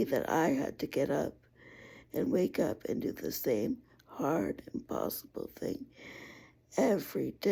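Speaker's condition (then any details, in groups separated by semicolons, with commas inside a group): Cerebral palsy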